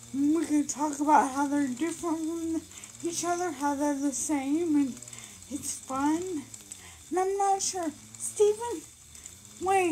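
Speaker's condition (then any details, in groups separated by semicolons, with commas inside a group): Brain injury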